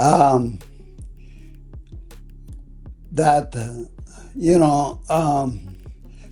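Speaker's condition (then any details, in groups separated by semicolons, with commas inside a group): ALS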